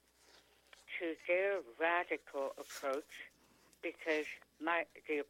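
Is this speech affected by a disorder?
Yes: tongue cancer; speaking and eating again after surgery.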